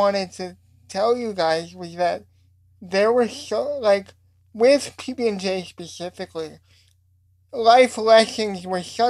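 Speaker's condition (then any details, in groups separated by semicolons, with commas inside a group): Cerebral palsy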